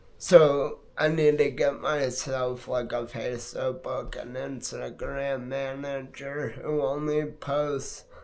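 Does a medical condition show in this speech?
Yes: multiple sclerosis.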